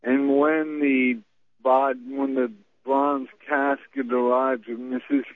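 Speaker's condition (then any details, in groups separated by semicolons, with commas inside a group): Multiple sclerosis; may speak poorly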